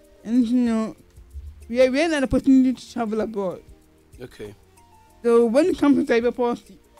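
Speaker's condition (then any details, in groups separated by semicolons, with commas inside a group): Cerebral palsy; acquired, not from birth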